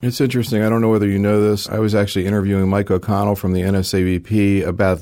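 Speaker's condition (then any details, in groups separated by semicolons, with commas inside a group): No condition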